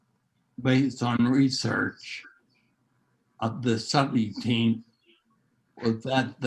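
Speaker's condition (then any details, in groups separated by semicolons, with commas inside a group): Neurological disease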